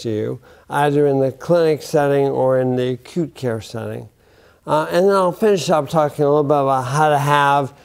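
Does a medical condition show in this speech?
Yes: bulbar onset ALS; affects speech.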